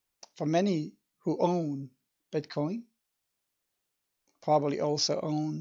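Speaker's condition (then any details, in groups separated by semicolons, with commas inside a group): No condition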